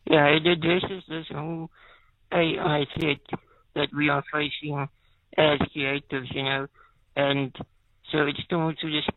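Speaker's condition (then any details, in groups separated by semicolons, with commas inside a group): Spinal muscular atrophy, type 2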